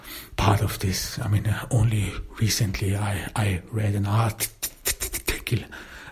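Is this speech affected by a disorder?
Yes: stuttering; cause unknown, only one in family who stutters, german mother tongue, born in austria; speaking improved through regular podcasting, self-perceived; stutters less the more speaking is done; here repeated words, blocks.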